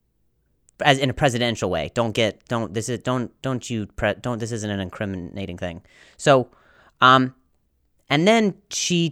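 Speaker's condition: Stutter; including during stand-up; repeated sounds

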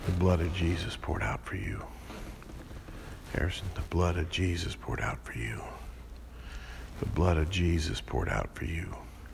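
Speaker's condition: No condition

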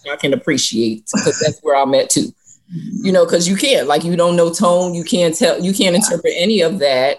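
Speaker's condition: No condition

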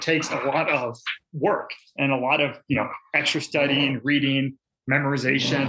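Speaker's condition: No condition

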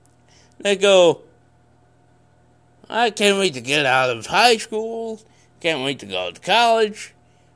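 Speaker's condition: Cerebral palsy; congenital cerebral palsy

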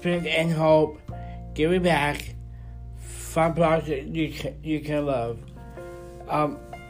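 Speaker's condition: Down syndrome; from birth, incomplete intestine, intestinal bypass surgery on day three, heart defect with two holes, congestive heart failure, open heart surgery in infancy; short answers

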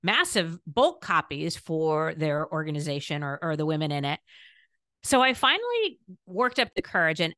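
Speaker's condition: No condition

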